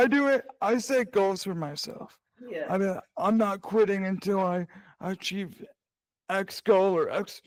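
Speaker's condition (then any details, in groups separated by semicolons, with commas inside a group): Cerebral palsy; present from birth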